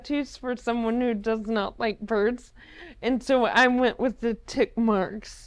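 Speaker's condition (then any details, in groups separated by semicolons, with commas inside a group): ALS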